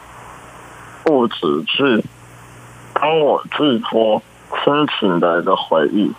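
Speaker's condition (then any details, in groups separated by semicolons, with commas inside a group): Congenital muscular dystrophy; gradually losing strength, pen handwriting difficult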